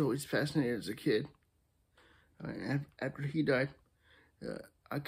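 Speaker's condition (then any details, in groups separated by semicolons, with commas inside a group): Cerebral palsy; manual wheelchair user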